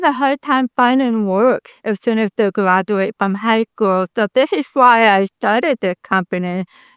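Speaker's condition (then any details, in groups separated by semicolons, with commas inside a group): Deafness; congenital complete deafness, found by tests at age four, not talking as young twin; speaks very well per host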